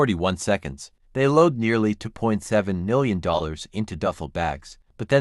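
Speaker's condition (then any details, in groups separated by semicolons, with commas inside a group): No condition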